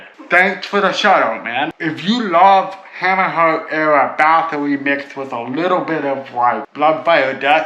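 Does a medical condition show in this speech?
Yes: cerebral palsy.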